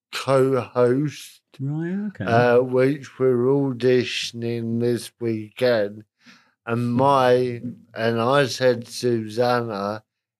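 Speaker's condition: Cerebral palsy, moderate; spastic

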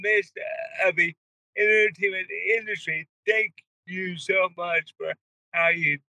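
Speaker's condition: Cerebral palsy; wheelchair user

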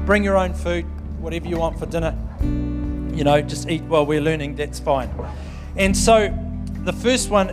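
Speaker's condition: No condition

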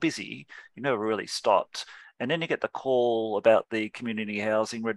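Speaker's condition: No condition

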